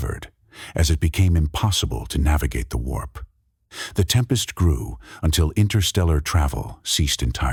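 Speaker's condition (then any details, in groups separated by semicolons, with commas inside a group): No condition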